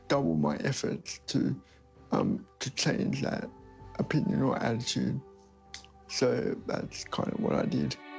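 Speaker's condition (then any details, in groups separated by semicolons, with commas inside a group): Cerebral palsy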